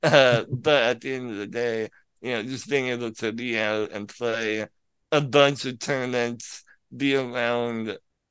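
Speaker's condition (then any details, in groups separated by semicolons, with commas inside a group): Spinal muscular atrophy; wheelchair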